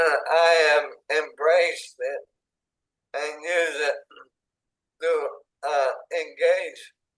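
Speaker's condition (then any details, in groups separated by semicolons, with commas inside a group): ALS, speech-generating device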